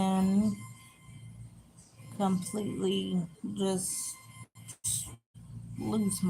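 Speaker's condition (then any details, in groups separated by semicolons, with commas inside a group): Cerebral palsy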